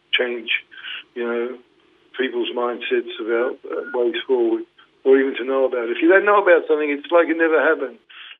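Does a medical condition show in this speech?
Yes: Parkinson's; diagnosed 2019, led to retirement.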